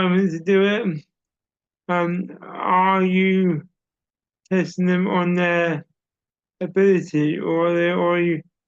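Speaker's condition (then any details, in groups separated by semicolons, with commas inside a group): Cerebral palsy; from birth, uses wheelchair; audible speech impairment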